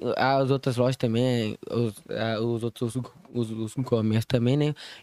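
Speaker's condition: Stuttering; stuttering less during podcast, relaxed after drinking and eating; no stutter singing, recording videos or speaking Carioca accent, blocks starting speech, less when drinking; repeated words, prolonged sounds

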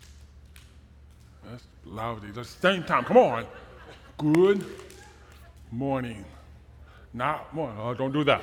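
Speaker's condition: Deafness; cannot hear; uses sign language, relies on seeing audience responses

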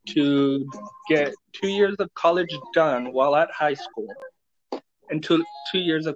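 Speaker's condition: Stuttering; would stutter more in foreign language, self-described difficulty speaking English, stutters cannot be edited from one-take recordings; repeated sounds, prolonged sounds

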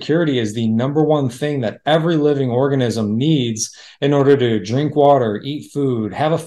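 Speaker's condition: No condition

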